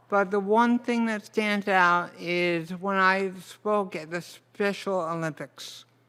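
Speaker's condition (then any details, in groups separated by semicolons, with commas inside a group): Cerebral palsy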